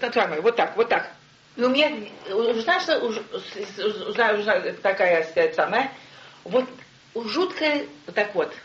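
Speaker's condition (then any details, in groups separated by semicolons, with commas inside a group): Sensory aphasia; stroke of left middle cerebral artery, after blood pressure rise on background of high blood pressure; does not understand spoken speech, alienation of word meaning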